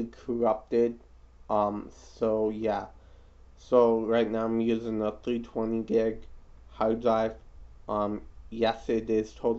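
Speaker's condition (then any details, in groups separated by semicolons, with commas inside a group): Cerebral palsy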